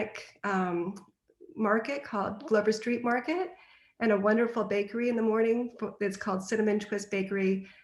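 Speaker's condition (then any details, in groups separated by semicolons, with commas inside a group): No condition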